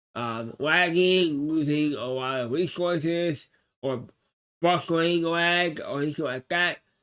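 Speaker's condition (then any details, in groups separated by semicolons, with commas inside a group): Cerebral palsy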